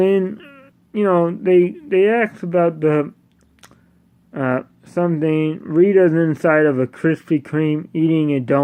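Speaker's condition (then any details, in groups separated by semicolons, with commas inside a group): Cerebral palsy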